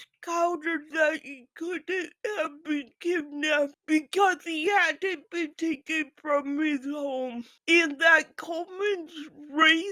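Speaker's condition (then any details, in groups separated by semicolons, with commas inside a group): Physical speech impairment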